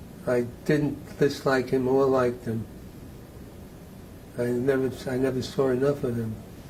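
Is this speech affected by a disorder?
Yes: Parkinson's disease.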